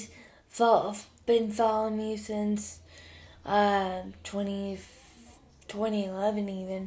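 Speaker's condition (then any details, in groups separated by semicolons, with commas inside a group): Cerebral palsy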